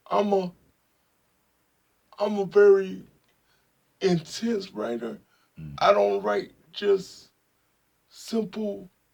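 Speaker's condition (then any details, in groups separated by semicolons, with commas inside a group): Spastic quadriplegic cerebral palsy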